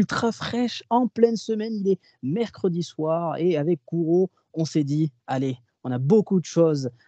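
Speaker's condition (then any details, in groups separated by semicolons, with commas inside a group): No condition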